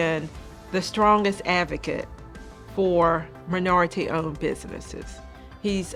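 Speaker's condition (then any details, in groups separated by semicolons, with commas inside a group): No condition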